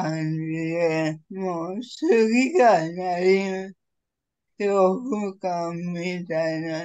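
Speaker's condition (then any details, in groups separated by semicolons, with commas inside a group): Cerebral palsy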